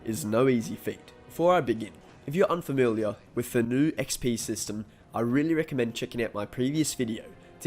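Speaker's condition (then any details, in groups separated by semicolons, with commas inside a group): No condition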